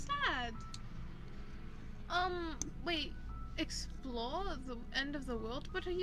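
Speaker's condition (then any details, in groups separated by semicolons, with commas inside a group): No condition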